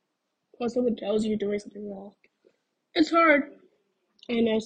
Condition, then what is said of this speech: None; typical speech.